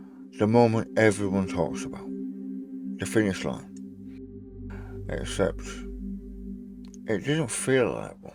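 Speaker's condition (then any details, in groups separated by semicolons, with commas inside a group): Tongue cancer surgery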